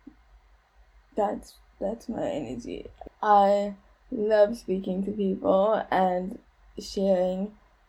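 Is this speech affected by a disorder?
Yes: cerebral palsy; diagnosed at 11 months, full-time motorized wheelchair user, never able to walk independently; voice may go down sometimes, slower to take breaths, limited lung capacity, energy and effort.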